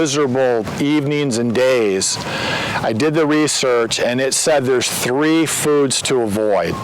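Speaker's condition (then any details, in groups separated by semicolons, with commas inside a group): No condition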